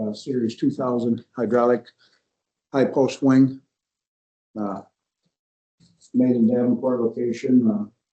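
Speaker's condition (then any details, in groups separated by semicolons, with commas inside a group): No condition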